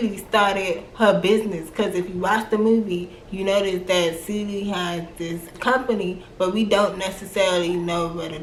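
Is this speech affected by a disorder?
Yes: cerebral palsy.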